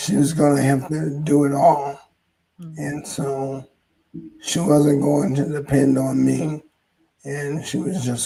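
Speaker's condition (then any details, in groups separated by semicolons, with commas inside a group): ALS; hoarse voice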